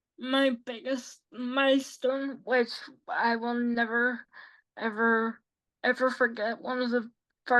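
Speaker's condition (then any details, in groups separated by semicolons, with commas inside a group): Quadriplegic cerebral palsy; quadriplegic, from birth, full-time wheelchair user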